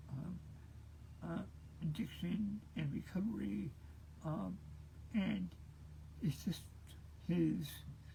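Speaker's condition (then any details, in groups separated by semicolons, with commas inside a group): Cerebral palsy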